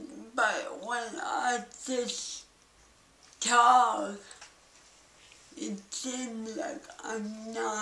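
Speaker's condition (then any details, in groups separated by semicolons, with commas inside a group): Cerebral palsy; balance and speech most affected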